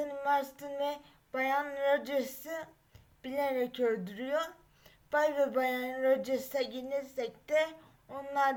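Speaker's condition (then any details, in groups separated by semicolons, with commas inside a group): Cerebral palsy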